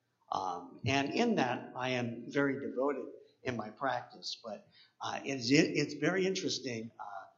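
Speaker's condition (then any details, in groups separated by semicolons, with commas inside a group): Cleft palate; many painful oral surgeries from 3 months to 16 years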